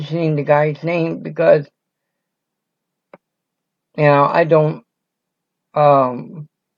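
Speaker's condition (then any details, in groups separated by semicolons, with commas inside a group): Cerebral palsy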